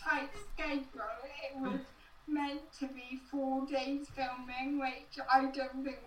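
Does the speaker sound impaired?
Yes: cerebral palsy.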